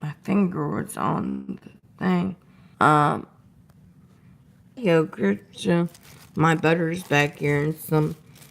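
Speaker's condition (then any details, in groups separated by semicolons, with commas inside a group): Disability causing slurred speech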